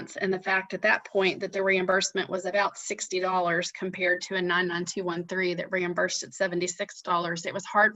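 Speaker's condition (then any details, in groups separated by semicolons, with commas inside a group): No condition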